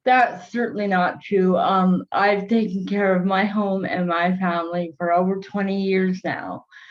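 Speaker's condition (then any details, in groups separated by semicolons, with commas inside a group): Cerebral palsy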